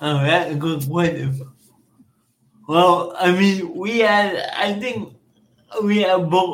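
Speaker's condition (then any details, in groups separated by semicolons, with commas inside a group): Cerebral palsy; school speaking device declined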